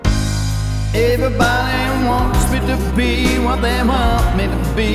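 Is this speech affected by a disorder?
No.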